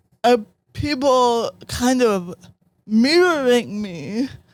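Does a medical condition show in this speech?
Yes: cerebral palsy.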